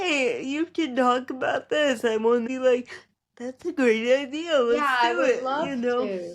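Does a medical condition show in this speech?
Yes: cerebral palsy.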